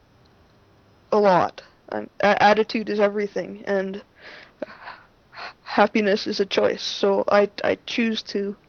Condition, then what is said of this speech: Stuttering. In my case, it's kind of a self-revealing problem.